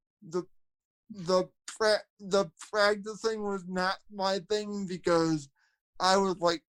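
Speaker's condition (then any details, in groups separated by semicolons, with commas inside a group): Cerebral palsy, spastic quadriplegia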